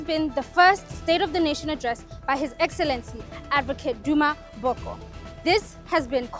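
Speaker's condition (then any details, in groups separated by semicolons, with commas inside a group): No condition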